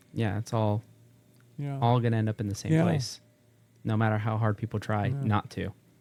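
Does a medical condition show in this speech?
No.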